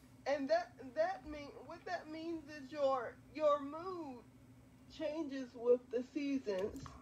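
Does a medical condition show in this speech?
Yes: quadriplegic cerebral palsy.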